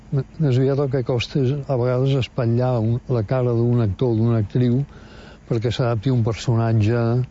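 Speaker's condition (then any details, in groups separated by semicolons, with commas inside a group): Parkinson's disease; Parkinson's disease for about 15 years, progressive, fatal at 79; mild Parkinson's, worsening over time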